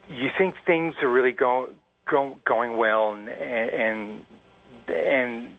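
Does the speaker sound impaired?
Yes: stammering; severe stammer, onset in early childhood; stammered very badly since early childhood, speech impediment into adulthood; here repeated sounds, repeated words.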